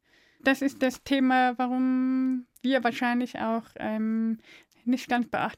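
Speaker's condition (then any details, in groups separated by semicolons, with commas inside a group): Deafness; deaf since birth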